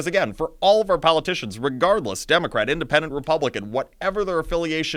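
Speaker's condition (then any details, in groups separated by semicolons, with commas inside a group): No condition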